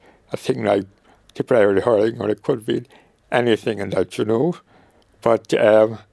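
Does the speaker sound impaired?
Yes: motor neuron disease; diagnosed at St. Vincent's about a year after retiring, early falls running, thumb pain, wheelchair; about 5.5 years since diagnosis; may get out of breath while talking, voice still sounds characteristically like himself.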